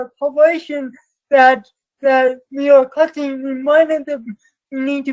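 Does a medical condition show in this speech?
Yes: cerebral palsy; from birth, affects movement.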